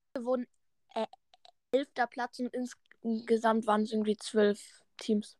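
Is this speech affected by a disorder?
Yes: stuttering; stuttering since at least second grade, teased as dumb for stuttering; ongoing at age 11; stuttering noticeable to podcast listeners; here prolonged sounds.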